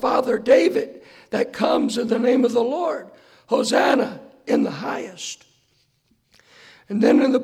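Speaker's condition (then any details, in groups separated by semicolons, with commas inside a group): Hoarseness after vocal cord surgery; hoarse voice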